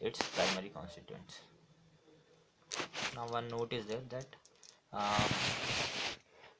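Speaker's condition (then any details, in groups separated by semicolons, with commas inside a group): No condition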